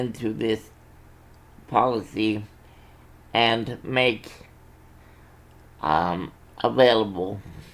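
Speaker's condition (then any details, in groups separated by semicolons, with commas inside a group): Cerebral palsy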